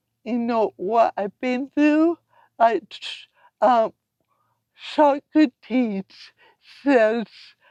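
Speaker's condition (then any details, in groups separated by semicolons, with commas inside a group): Cerebral palsy; from birth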